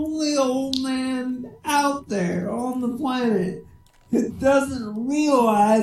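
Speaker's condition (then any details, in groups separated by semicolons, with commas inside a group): Cerebral palsy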